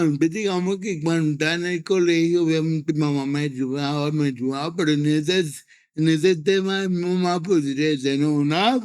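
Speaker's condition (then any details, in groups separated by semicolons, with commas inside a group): Cerebral palsy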